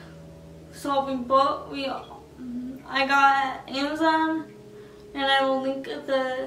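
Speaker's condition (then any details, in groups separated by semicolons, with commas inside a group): Cerebral palsy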